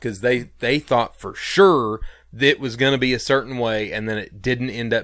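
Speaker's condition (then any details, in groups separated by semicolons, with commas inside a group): No condition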